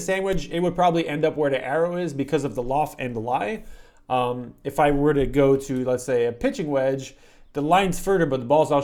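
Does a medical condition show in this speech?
No.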